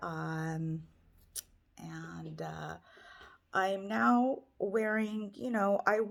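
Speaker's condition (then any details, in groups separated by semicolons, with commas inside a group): No condition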